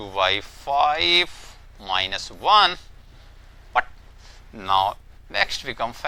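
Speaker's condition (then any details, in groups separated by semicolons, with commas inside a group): No condition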